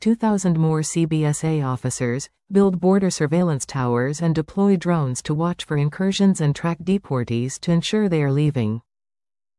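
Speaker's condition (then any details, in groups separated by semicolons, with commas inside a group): No condition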